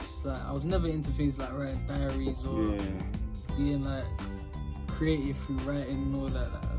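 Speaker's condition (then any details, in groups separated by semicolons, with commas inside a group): No condition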